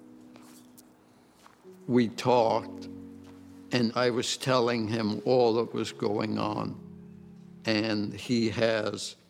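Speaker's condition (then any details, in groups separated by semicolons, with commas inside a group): ALS (Lou Gehrig's disease); degenerative, worsening over time, eventually affects swallowing, chewing, breathing, no known cause, no cure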